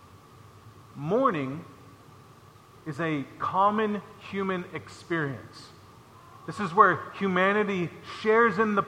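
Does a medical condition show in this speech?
No.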